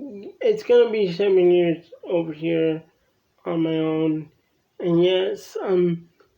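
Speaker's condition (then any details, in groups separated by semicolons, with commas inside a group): Cerebral palsy; from birth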